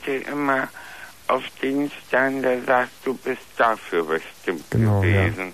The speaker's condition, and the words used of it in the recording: Oral cancer. Jetzt habe ich dich nicht richtig verstanden.